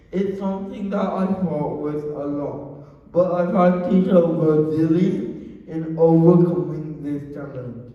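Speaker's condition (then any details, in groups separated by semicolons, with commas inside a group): Cerebral palsy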